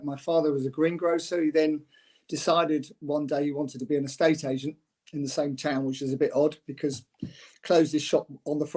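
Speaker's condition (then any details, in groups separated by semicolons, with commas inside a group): No condition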